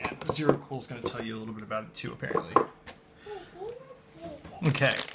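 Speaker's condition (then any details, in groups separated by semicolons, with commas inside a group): No condition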